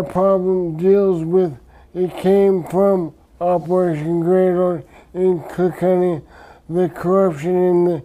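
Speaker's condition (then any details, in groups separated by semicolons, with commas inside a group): Traumatic brain injury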